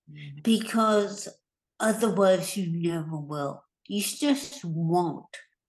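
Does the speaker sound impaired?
Yes: hemorrhagic stroke; near-fatal brain bleed with unconsciousness, weak right side, right-handed, now types only with left hand; more than a year after stroke; trouble putting thoughts into language, brain works faster than tongue, hard getting words out quickly.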